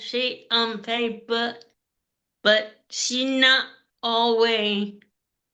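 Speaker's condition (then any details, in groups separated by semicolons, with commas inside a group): Cerebral palsy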